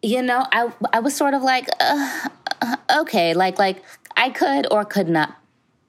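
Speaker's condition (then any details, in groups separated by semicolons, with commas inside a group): Stutter; severe in high school around age 17; very severe stutter at age 17, afraid of talking and communicating; repeated sounds, repeated words, prolonged sounds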